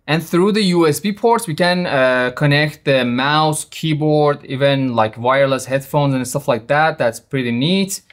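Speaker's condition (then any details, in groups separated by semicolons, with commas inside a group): No condition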